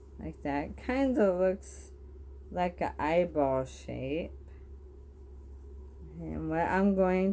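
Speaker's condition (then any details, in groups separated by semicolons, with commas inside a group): Bulbar ALS; bulbar onset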